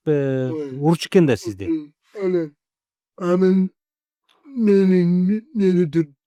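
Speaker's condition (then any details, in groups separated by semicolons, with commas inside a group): Cerebral palsy; 40 years with condition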